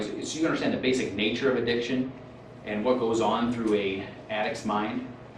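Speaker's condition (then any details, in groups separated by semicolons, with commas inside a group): No condition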